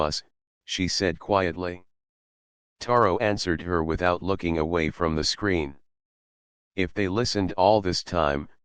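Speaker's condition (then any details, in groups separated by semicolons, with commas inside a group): No condition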